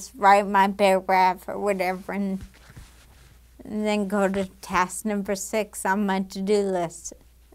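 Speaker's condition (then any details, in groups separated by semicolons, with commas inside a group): Damaged diaphragm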